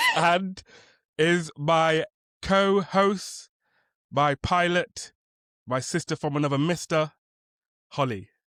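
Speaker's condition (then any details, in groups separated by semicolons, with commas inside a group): No condition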